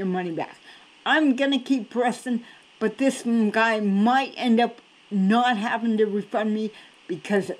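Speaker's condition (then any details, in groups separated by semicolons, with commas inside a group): Cerebral palsy; cannot walk, crawls to get around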